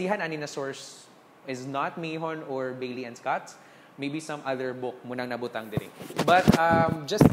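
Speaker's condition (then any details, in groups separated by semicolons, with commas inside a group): No condition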